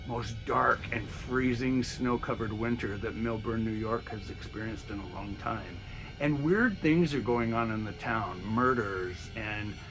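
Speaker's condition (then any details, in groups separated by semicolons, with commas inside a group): No condition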